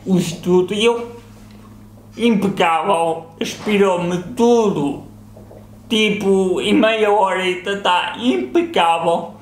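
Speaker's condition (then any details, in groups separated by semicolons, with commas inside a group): Cerebral palsy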